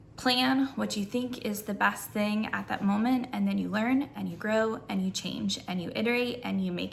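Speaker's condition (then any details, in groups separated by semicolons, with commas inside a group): No condition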